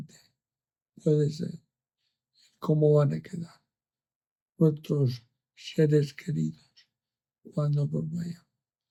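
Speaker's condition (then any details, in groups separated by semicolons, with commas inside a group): Amyotrophic lateral sclerosis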